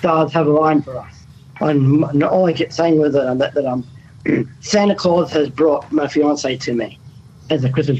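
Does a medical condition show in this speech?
Yes: Down syndrome; present since infancy, now 36 years old.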